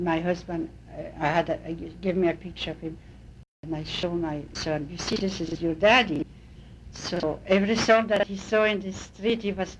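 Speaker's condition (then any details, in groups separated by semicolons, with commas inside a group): No condition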